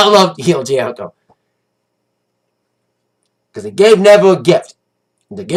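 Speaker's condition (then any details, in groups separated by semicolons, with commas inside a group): No condition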